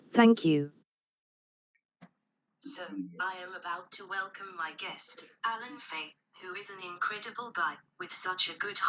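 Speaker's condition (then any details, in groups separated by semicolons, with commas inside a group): No condition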